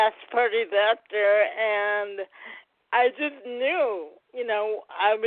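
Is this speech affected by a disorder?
Yes: cerebral palsy.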